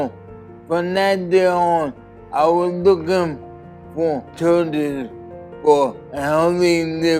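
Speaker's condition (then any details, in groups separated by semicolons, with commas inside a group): ALS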